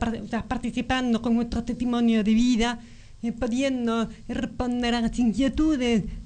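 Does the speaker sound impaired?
Yes: profound congenital deafness; both ears from birth, detected about 15 months, lifelong hearing aids, bilateral cochlear implants, first at age 27; almost 35, about 8 years since first implant, second implant some years later; speech learned by lipreading and early reading, about 1.5 years rehabilitation to access words by ear.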